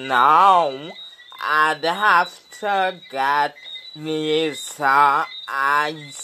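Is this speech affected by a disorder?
Yes: speech impediment; no speech therapy yet, would need therapy to go on camera.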